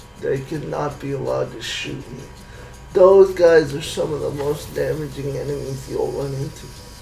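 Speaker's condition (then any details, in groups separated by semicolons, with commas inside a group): Cerebral palsy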